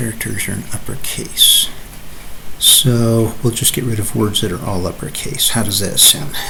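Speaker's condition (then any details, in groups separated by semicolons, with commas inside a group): No condition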